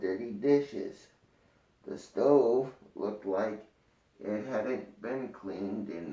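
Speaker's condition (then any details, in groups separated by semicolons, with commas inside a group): Cerebral palsy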